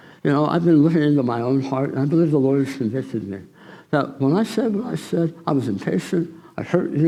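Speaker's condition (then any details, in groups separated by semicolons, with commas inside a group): Tongue cancer surgery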